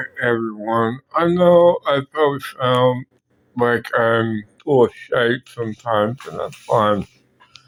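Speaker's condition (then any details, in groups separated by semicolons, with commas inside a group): Parkinson's; speech impediment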